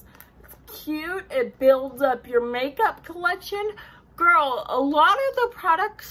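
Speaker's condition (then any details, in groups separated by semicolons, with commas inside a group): Cerebral palsy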